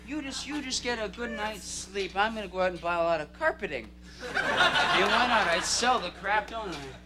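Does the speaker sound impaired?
No.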